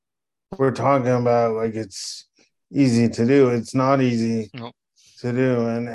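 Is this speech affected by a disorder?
Yes: cerebral palsy; oxygen deprivation from birth complications, contractions compressing, meconium inhaled in labor, wheelchair from age 5, power chair.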